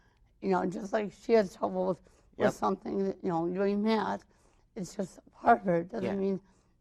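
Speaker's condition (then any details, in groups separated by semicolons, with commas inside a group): Mild cerebral palsy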